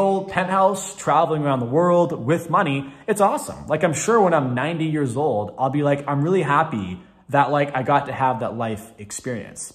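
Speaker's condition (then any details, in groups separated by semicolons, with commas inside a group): No condition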